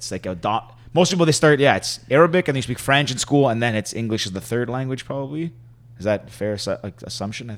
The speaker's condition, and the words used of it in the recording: None; typical speech.